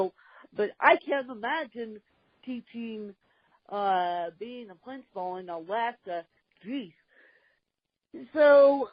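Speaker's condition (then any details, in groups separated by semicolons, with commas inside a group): Cerebral palsy, mixed, moderate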